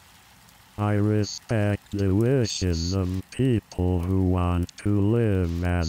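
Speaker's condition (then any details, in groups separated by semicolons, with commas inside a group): Amyotrophic lateral sclerosis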